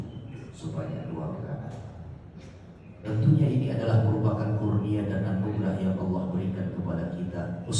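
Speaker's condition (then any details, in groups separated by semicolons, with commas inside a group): No condition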